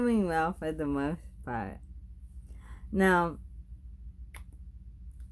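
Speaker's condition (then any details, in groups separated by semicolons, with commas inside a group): Bulbar onset ALS; bulbar onset, tongue atrophy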